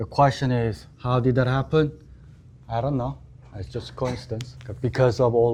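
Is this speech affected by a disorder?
No.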